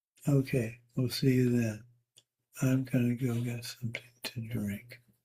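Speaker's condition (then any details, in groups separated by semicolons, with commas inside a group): Parkinson's; tremor varies day to day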